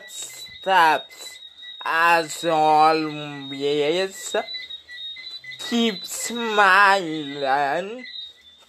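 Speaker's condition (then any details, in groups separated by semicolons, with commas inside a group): Speech impediment; no speech therapy yet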